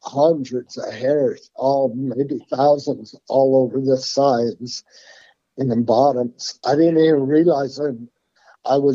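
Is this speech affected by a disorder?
Yes: Parkinson's; tremors since youth, progressively worse, repeated complete breathing stoppage, unable to make sound then, emergency steroids; formerly voice tremor, hard to understand, lost track after 2-3 sentences, now talks at length.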